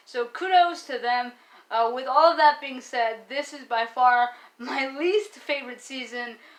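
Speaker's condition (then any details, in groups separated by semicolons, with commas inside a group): No condition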